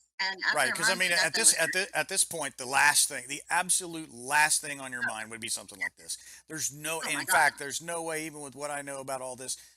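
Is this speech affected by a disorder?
No.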